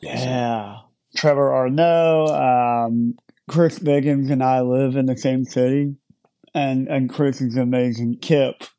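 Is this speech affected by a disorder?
Yes: cleft lip and palate; born in Ukraine.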